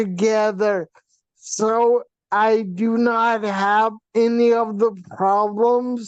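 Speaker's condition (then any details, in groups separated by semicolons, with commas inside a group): Facial paralysis from hydrocephalus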